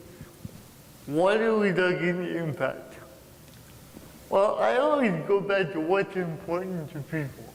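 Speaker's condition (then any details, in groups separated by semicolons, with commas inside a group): Cerebral palsy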